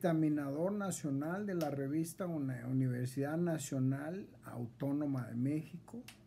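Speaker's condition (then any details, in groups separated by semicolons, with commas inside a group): No condition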